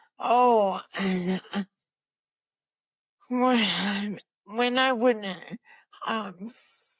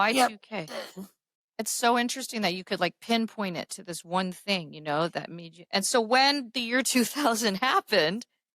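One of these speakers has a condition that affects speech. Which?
The first: cerebral palsy; birth injury, left hand stronger than right; types with one hand, voice-activated texting.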